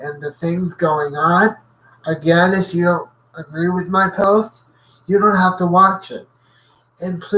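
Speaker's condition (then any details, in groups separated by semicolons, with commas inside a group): Cerebral palsy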